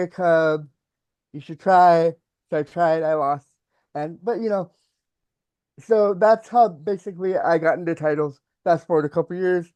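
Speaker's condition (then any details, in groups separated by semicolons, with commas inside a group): Cerebral palsy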